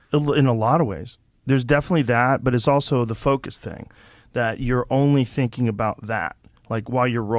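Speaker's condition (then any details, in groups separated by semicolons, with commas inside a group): No condition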